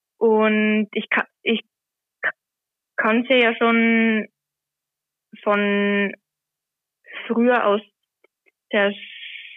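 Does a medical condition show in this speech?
Yes: stuttering; covert stuttering, noticed around age 10, hidden until age 21; no longer hiding stuttering, regularly reads gospel or epistle aloud as church lector; reading aloud not stutter-free, anticipates problem words, once hid by word switching and fillers, avoided t-words at school; here repeated sounds, repeated words, blocks.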